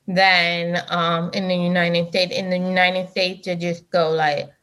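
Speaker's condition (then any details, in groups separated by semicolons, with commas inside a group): Deaf; hearing aid user, reads transcription app to follow speech, signs, mask reading i am deaf; raises voice without hearing aid, cannot hear own voice, goes by feel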